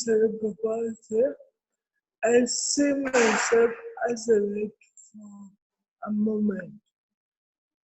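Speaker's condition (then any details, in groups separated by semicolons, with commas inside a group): Cerebral palsy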